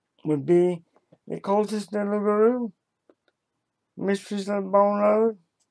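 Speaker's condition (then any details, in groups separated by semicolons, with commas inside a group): Cerebral palsy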